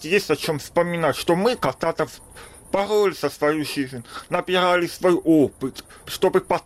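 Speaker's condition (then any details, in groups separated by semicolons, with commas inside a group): Deafness; congenital deafness, reads lips, attended school for deaf, no hearing aid worn in childhood; hears poorly; able to speak despite poor hearing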